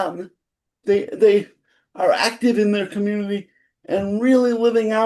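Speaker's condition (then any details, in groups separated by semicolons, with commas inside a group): Cerebral palsy; spastic type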